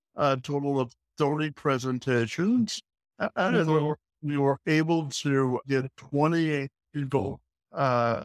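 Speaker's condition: Cerebral palsy; congenital

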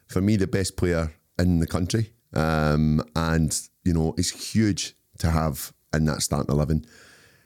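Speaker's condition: No condition

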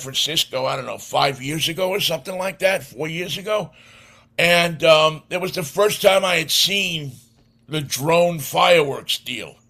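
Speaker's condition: No condition

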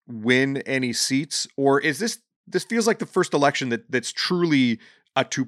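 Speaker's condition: No condition

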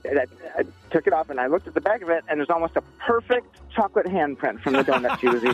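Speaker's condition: No condition

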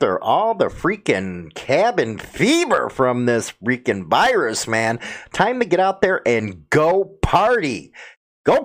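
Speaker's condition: No condition

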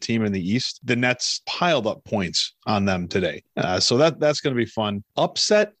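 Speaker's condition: No condition

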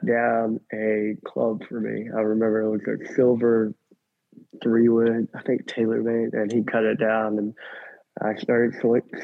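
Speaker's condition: Cleft lip and palate; congenital

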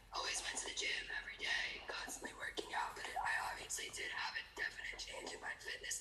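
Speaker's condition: Laryngeal papillomatosis; recurring small papillomas growing in airway, periodic laser surgery to keep airway open; laser surgery to remove papillomas about a week ago; papillomas can block airway completely if not removed

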